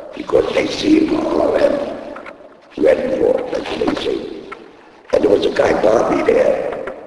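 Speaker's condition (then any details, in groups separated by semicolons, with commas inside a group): Laryngectomy; voice box removed by operation, device placed in throat, voice first lost at racetrack; speaks using device in throat, needs thumb to talk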